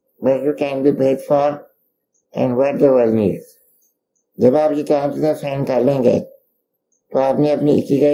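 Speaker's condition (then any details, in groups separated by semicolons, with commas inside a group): Duchenne muscular dystrophy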